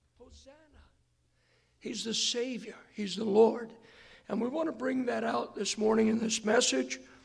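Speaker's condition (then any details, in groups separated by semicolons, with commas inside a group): Hoarseness after vocal cord surgery; hoarse voice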